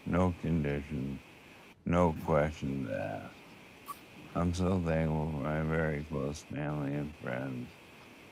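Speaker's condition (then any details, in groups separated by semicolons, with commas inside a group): ALS; first symptom in one hand, likely bulbar form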